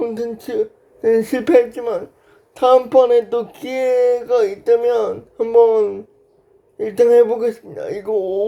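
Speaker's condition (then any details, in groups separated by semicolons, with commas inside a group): Brain lesion disability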